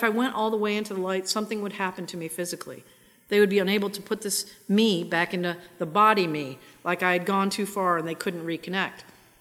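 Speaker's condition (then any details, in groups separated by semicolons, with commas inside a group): No condition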